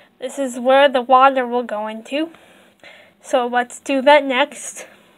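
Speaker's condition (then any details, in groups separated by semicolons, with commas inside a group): Cerebral palsy, mild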